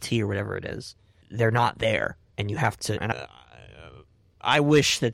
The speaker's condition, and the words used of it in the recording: Cleft palate. I was born with a cleft palate and my L's are very much a challenge, but it's called emotional lability, which basically just means that